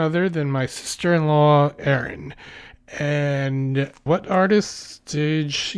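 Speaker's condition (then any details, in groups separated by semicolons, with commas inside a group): No condition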